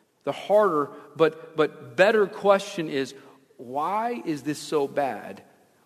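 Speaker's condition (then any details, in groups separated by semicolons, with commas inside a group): No condition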